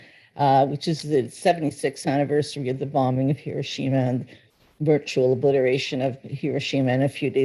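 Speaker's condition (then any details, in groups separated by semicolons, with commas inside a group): No condition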